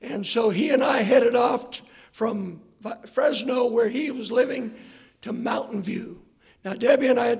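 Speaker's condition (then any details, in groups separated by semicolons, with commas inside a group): Hoarseness after vocal cord surgery; hoarse voice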